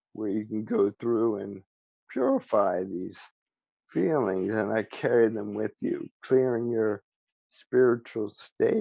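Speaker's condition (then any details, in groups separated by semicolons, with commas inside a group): ALS; speech still preserved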